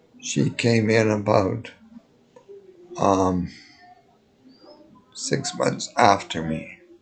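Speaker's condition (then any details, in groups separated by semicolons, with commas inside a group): Multiple sclerosis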